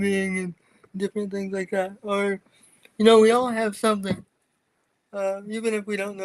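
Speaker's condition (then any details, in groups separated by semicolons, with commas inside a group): Cerebral palsy; from birth, wheelchair user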